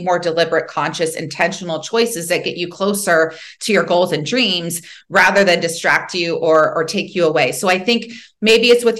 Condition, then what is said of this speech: None; typical speech.